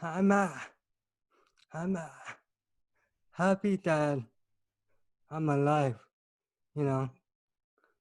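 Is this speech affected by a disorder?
Yes: cerebral palsy.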